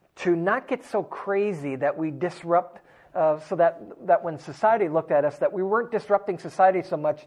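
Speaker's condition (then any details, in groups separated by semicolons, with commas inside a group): No condition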